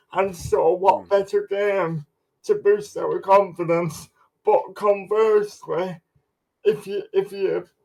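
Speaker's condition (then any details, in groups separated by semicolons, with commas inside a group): Cerebral palsy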